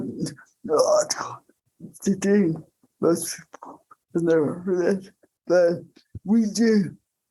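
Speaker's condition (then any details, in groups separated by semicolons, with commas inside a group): Cerebral palsy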